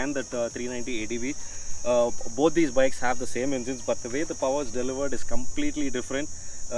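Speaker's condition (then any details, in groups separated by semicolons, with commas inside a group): No condition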